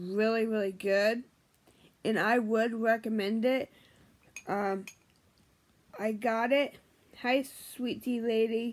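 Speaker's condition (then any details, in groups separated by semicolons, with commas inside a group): Brain injury; memory problems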